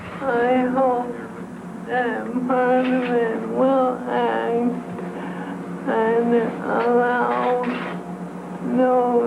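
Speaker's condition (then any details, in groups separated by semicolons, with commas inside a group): ALS; diagnosed at 38, barely walks, hands lost, strong liquid medication; voice barely audible, later almost unintelligible, swallowing and breathing problems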